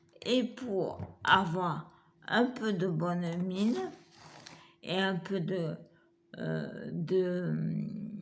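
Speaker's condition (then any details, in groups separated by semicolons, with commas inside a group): Multiple sclerosis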